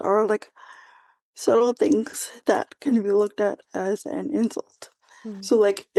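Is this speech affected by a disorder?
Yes: quadriplegic cerebral palsy.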